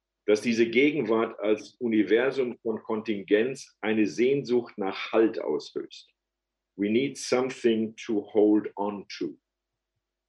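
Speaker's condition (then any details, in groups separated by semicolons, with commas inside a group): No condition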